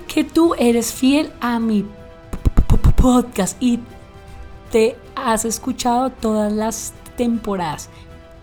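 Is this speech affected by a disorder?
Yes: stuttering; since childhood, hidden in school by staying silent, emo phase as mask for frustration; speaks openly in public as a person who stutters, hosts podcast; here blocks.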